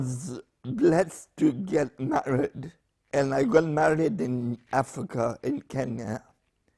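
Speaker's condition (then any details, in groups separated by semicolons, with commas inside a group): Spastic paraplegia with essential tremor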